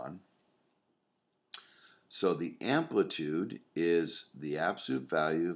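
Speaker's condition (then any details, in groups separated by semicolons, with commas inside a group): No condition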